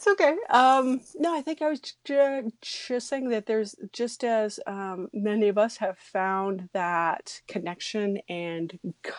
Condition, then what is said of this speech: Stuttering. Now, if I'm signing in ASL, American Sign Language, I'm usually turning off my voice because ASL has a different word order.